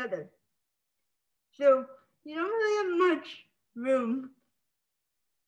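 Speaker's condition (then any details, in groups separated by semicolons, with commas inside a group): Spastic cerebral palsy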